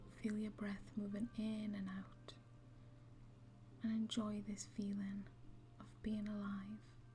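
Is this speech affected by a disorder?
No.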